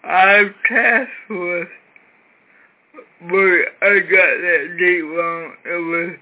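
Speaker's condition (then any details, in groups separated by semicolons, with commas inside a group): Cerebral palsy, severe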